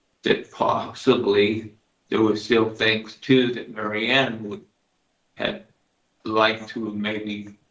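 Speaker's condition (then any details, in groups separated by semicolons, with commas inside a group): Parkinson's disease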